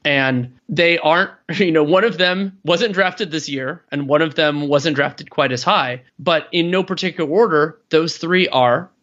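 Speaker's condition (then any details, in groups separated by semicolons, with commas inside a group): No condition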